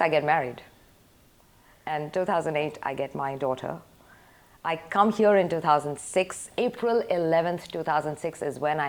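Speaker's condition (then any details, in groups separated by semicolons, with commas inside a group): No condition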